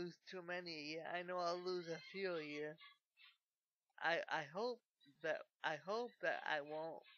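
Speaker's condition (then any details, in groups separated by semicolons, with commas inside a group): Cerebral palsy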